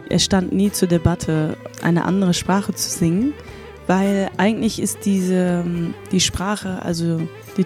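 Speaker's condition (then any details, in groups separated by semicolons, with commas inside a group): No condition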